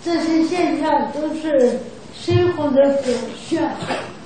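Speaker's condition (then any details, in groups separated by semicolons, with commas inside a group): Cerebral palsy; cerebral palsy from birth, oxygen deprivation during breech delivery, unable to do farm work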